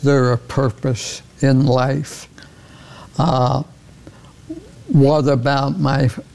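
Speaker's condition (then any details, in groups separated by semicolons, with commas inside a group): ALS; diagnosed over 10 years ago, beyond 11 years now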